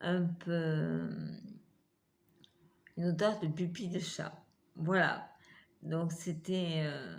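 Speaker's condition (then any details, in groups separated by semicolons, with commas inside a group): Multiple sclerosis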